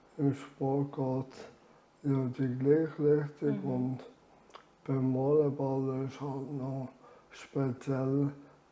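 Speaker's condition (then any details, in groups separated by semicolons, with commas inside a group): ALS; reduced air makes talking effortful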